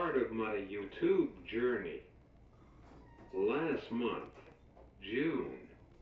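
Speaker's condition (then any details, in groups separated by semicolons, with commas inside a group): Cerebral palsy, speech-generating device; uses wheelchair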